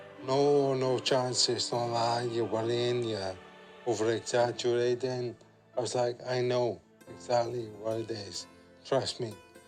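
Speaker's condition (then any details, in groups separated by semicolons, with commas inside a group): Motor neurone disease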